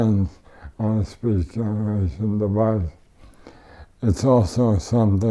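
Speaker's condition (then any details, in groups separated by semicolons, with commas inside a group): ALS; tracheotomy, wheelchair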